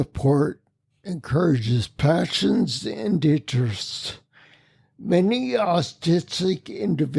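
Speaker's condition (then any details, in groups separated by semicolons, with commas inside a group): Spinocerebellar ataxia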